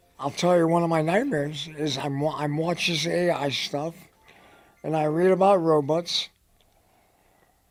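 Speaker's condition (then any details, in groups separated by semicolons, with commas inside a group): Head and neck cancer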